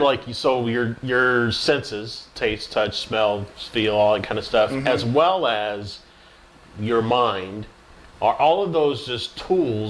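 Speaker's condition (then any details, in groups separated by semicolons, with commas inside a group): No condition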